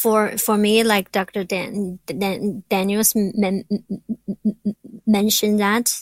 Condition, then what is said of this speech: Stuttering. I'm still a person who stutters.